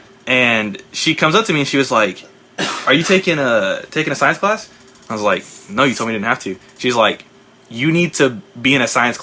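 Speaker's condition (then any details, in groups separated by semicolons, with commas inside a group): No condition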